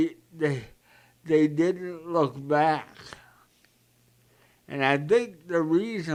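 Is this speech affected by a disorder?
Yes: cerebral palsy; present from birth.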